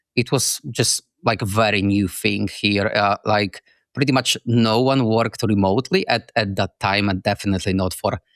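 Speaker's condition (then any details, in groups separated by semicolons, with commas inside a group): No condition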